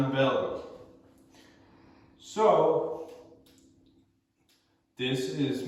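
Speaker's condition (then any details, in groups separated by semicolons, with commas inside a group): Cerebral palsy; movement dexterity issues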